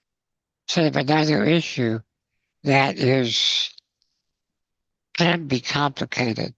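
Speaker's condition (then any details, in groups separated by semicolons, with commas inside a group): Spinal muscular atrophy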